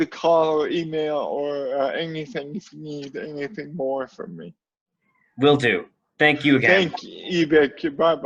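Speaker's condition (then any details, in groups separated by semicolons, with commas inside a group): Cerebral palsy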